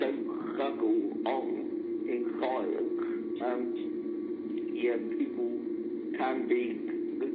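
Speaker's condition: Cerebral palsy; neurological condition, does not drive, needs support worker

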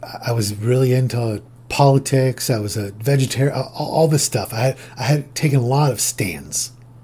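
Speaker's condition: No condition

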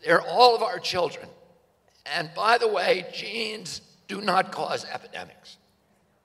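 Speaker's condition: Spasmodic dystonia; likely from flu vaccine

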